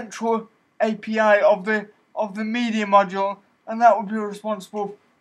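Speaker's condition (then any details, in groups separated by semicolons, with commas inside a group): Cerebral palsy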